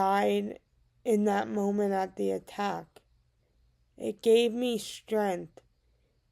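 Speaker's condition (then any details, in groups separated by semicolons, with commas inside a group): Cerebral palsy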